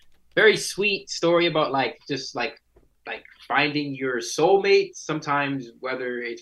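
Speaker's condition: No condition

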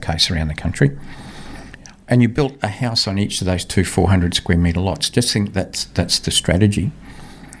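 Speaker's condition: No condition

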